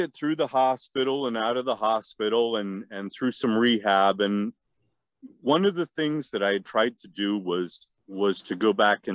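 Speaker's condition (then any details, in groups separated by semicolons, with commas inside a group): No condition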